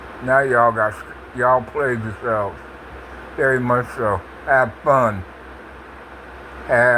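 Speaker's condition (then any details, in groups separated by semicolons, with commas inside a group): Parkinson's; speech impediment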